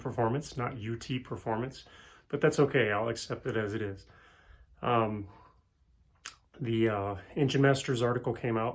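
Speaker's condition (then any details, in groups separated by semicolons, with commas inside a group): No condition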